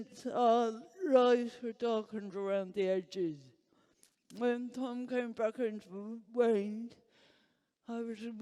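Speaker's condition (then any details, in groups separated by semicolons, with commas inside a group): Huntington's disease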